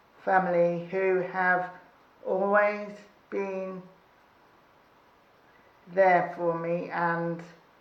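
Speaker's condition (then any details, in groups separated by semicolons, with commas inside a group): Cerebral palsy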